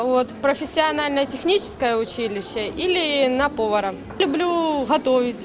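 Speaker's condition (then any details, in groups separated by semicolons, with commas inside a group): No condition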